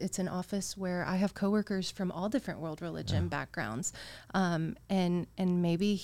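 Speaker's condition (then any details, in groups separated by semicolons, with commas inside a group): No condition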